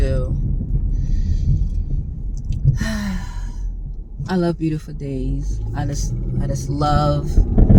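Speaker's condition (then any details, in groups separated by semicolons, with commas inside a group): No condition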